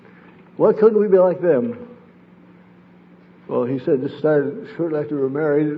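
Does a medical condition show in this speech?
Yes: Parkinson's disease; diagnosed while wife was dying of cancer.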